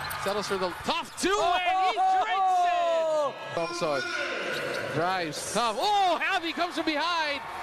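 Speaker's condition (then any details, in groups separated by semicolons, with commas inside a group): No condition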